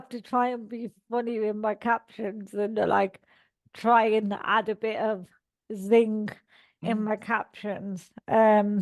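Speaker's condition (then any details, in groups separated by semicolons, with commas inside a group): Cerebral palsy; all four limbs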